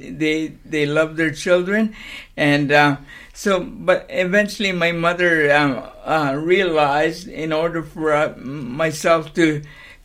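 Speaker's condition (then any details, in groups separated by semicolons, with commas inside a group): Cerebral palsy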